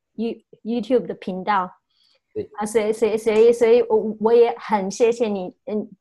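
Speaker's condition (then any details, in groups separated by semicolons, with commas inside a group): Stuttering; since childhood, not yet overcome, may never overcome; no stuttering when talking to self, stutters when talking with others; repeated sounds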